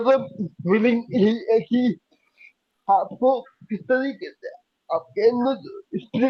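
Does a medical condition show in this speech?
Yes: cerebral palsy; could not speak as a child.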